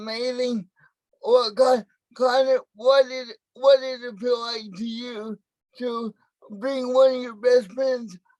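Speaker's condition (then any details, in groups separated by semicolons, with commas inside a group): Cerebral palsy, spastic, mild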